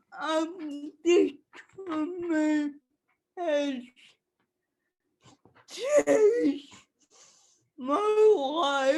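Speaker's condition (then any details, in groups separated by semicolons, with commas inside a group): Cerebral palsy; speech affected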